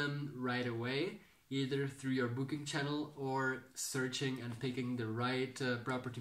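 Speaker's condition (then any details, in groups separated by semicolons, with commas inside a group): No condition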